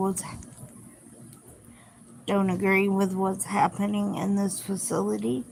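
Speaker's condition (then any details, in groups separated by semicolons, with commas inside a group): Cerebral palsy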